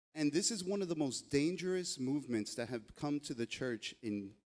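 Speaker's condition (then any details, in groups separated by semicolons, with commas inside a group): No condition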